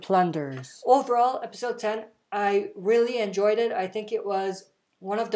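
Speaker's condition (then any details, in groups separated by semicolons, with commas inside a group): No condition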